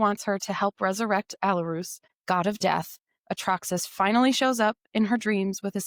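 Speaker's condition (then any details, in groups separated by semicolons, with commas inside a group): No condition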